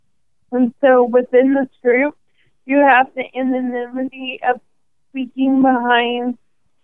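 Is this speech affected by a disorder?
Yes: ALS; probable category ALS, first symptoms noticed in hand, 18 months to diagnosis, diagnosed at 27.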